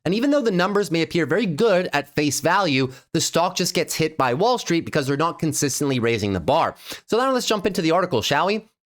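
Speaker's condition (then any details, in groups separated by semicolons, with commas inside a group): No condition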